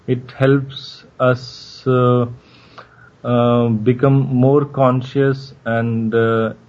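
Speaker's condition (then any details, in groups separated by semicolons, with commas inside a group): Stuttering; fluency-focused approach earlier, six months of bouncing and open disclosure at schools with Samagra NGO; stuttering modification, voluntary stuttering with bounces, learned through Samagra and Dr. Sachin; variable stuttering, blocks incl. silent blocks, mild in interview, more stuttering formerly when avoiding; prolonged sounds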